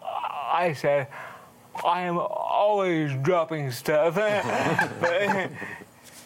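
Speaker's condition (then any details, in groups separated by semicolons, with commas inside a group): Cerebral palsy; slowed speech, speaks slower than others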